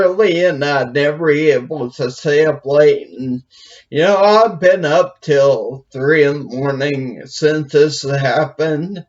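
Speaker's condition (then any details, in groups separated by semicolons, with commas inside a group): Brain injury; speech affected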